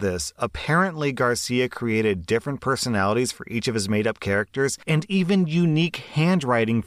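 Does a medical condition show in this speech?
No.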